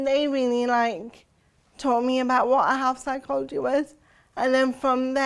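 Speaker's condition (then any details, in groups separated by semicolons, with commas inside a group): Cerebral palsy; since birth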